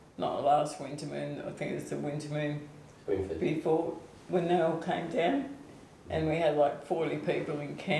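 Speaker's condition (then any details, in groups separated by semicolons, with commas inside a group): ALS/MND; onset foot drop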